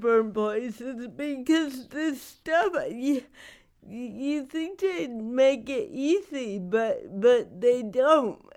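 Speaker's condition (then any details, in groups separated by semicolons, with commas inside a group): Cerebral palsy; wears down with age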